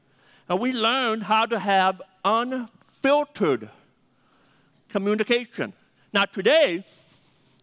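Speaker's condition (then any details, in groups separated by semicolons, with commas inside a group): Deafness; needs names repeated several times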